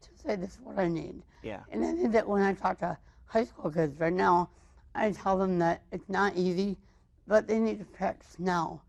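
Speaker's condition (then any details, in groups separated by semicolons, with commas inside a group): Mild cerebral palsy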